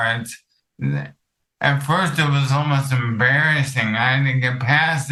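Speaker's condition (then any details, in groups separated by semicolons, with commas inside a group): ALS; hard to talk long, speech unclear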